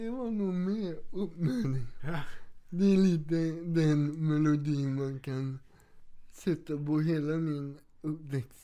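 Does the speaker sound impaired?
Yes: cerebral palsy; wheelchair user, has two wheelchairs, once walked ten kilometres in one day without wheelchair.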